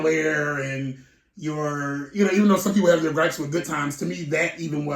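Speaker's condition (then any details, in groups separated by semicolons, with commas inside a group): No condition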